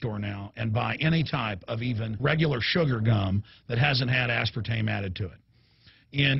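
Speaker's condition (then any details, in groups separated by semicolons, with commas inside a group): No condition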